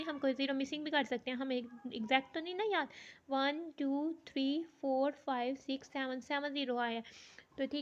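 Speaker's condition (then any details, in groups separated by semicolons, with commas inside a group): No condition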